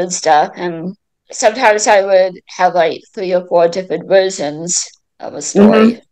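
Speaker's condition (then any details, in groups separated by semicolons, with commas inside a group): Mild cerebral palsy; mild cerebral palsy, throat speech surgery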